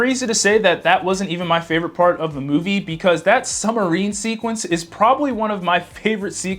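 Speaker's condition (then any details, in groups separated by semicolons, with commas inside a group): No condition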